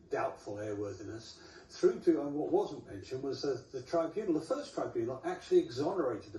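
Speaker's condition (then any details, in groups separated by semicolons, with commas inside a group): No condition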